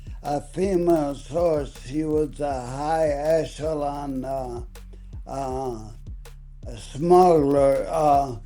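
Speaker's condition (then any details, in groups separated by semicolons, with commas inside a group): ALS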